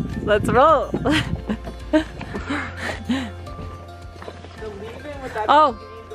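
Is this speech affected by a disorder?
No.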